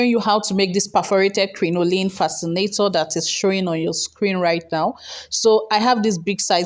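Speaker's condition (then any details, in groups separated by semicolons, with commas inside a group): No condition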